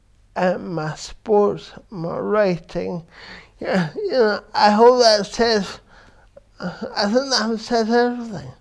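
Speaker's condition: Cerebral palsy; from birth; affects verbal speech

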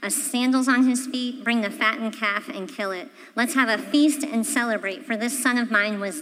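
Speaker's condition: Cleft palate; congenital

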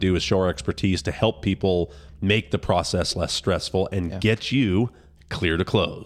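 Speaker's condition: No condition

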